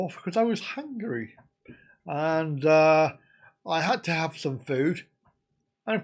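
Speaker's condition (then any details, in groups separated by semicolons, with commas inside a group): Cerebral palsy; back surgery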